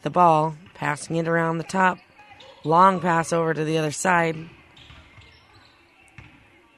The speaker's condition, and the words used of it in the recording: None; typical speech.